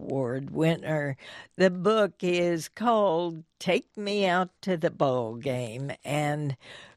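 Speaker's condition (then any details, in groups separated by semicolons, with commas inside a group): Spasmodic dysphonia; strangled vocal cords, voice stopped working for quite some time, years of botulinum toxin; coached by someone who coaches opera singers, strengthening vocal cords; vocal cords clench involuntarily, like partial vocal cord paralysis, difficulty initiating voice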